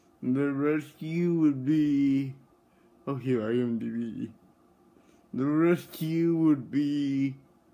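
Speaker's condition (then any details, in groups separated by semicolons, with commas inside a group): Cerebral palsy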